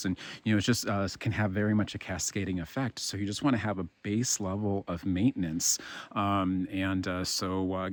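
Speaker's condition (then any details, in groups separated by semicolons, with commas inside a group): No condition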